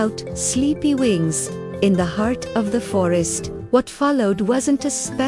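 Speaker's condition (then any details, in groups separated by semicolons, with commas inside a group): No condition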